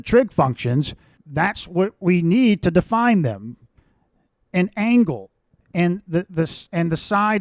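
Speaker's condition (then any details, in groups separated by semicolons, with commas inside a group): No condition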